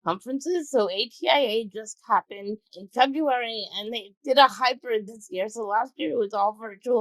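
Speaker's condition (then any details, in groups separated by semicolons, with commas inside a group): Cerebral palsy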